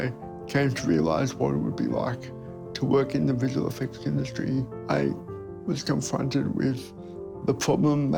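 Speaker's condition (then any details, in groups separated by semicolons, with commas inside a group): Cerebral palsy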